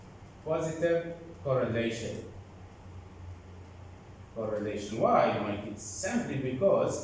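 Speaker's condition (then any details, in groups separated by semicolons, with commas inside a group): No condition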